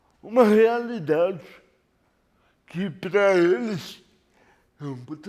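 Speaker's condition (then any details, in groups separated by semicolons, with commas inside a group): Cerebral palsy; lack of oxygen at birth, premature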